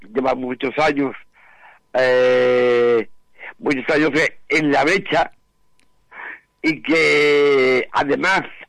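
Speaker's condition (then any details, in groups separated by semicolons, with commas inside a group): Down syndrome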